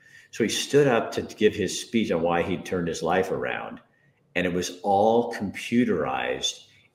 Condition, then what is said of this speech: None; typical speech.